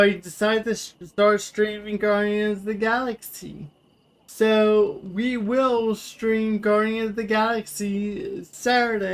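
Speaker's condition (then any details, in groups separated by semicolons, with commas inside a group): Cerebral palsy; wheelchair user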